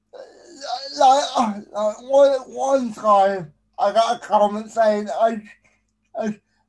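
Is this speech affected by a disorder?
Yes: spastic quadriplegic cerebral palsy; affects basically everything, arms and legs affected, can use only one hand; able to communicate, stutters a lot, worse when distracted by several things.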